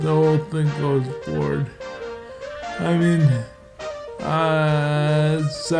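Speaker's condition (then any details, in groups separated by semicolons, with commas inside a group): Multiple sclerosis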